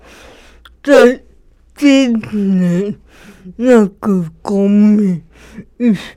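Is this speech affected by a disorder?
Yes: cerebral palsy; severe disability, boccia throwing-group player, throws ball without ramp.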